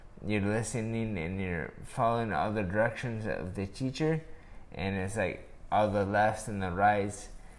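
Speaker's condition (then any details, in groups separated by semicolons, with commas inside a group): Traumatic brain injury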